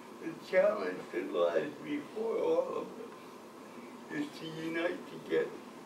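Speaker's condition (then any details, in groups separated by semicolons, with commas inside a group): Cerebral palsy; from birth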